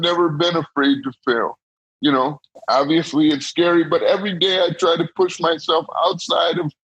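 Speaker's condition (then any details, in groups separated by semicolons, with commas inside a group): Cerebral palsy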